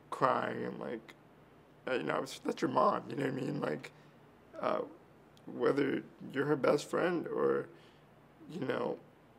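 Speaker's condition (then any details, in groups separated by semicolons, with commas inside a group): Cerebral palsy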